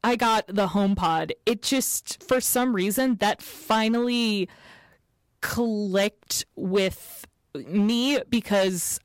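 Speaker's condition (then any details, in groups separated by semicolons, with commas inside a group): Stammering; pretty prominent stammer; stammers a lot, mixes up words a lot, often had to repeat self to echo, HomePod works better; blocks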